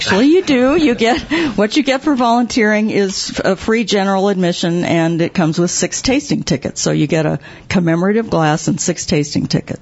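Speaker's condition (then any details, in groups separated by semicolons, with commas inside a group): No condition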